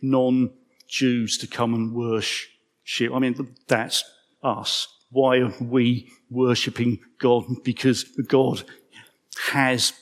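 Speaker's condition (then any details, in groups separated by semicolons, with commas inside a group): Stammer; man aged 55; stammer audible in speech; blocks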